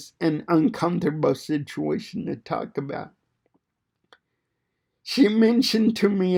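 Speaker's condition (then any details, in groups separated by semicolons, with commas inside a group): Cerebral palsy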